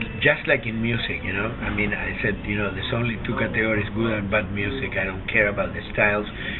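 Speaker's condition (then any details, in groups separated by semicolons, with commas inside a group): No condition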